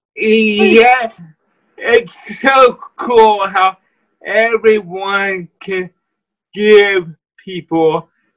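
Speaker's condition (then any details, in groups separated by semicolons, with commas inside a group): Cerebral palsy; voice and way of talking affected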